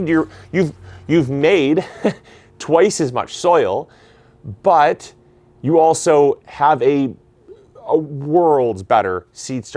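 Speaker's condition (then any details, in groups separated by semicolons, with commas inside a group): No condition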